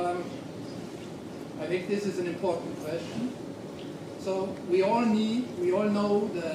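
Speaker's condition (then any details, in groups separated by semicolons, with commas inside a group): No condition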